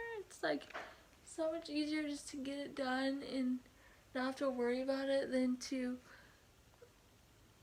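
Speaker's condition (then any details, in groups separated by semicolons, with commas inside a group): Cerebral palsy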